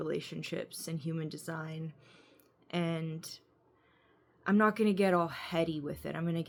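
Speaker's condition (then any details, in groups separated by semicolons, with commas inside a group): No condition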